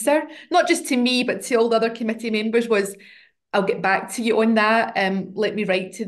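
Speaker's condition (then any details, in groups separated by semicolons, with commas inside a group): No condition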